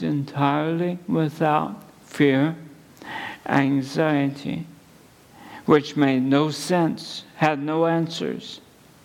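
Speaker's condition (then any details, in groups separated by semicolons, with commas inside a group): ALS; at least a couple of months since diagnosis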